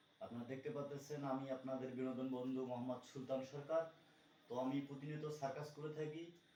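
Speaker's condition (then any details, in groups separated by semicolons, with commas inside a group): No condition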